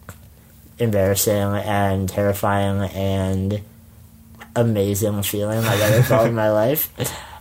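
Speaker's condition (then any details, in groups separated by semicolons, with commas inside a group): Spinal muscular atrophy; wheelchair for most of life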